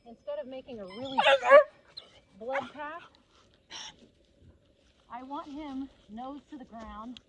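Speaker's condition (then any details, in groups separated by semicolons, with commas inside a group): No condition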